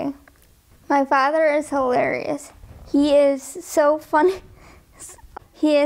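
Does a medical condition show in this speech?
Yes: cerebral palsy; diagnosed in childhood.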